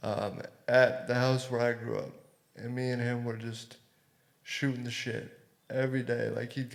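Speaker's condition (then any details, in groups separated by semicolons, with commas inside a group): Cerebral palsy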